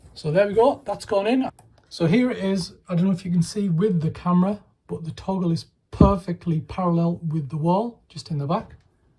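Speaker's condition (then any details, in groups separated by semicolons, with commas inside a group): No condition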